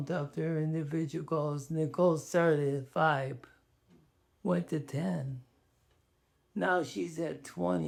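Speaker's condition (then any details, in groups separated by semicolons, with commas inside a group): ALS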